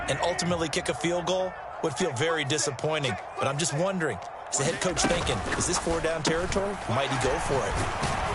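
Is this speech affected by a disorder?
No.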